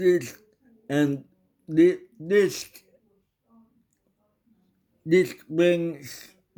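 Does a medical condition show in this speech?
Yes: cerebral palsy.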